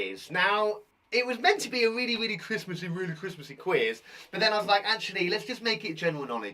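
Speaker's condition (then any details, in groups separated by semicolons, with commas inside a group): No condition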